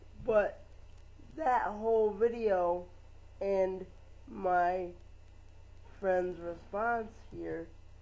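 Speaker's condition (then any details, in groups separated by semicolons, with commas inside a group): Cerebral palsy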